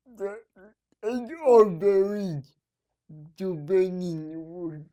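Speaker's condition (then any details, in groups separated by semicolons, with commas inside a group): Cerebral palsy; needs help at night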